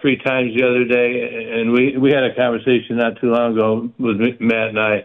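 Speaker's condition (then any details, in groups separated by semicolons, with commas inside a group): Parkinson's; stays active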